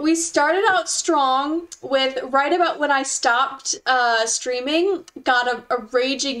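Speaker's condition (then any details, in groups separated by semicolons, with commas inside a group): No condition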